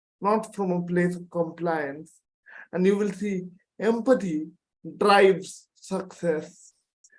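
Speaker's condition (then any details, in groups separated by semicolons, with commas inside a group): Cerebral palsy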